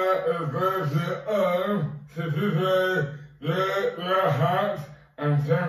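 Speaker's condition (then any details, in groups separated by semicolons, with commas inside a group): Dystonia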